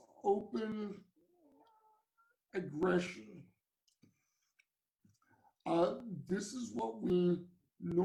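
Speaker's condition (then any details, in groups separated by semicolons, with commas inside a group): Cerebral palsy; from birth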